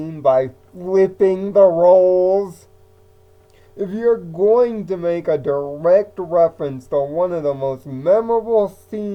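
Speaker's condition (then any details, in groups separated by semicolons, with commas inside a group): Cerebral palsy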